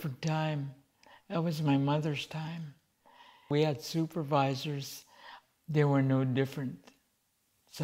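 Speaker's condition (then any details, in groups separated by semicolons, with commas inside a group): Cerebral palsy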